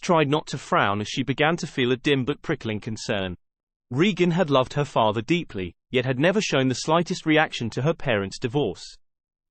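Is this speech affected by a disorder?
No.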